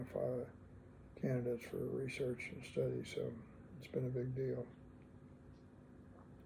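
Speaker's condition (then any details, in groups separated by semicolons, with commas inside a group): Parkinson's disease; quieter voice, not slurred, noticeably affected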